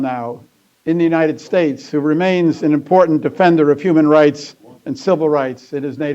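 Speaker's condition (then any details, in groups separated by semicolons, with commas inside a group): No condition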